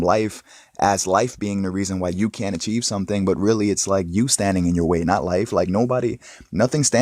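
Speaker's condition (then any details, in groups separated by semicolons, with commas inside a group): No condition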